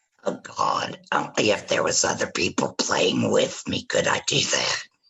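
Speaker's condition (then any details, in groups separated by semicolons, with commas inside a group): Laryngectomy after cancer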